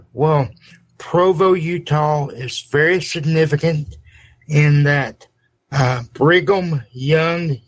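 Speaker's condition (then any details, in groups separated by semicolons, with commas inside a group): Cerebral palsy; cerebral palsy from birth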